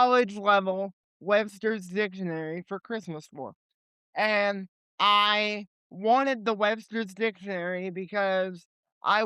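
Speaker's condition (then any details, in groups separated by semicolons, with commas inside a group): Cerebral palsy; limited mobility, legs; age 28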